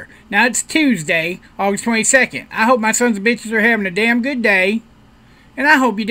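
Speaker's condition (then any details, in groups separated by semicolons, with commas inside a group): No condition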